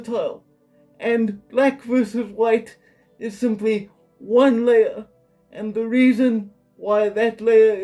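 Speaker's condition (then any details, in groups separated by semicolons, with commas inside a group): Quadriplegic cerebral palsy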